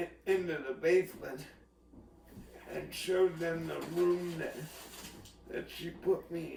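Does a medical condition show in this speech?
Yes: cerebral palsy.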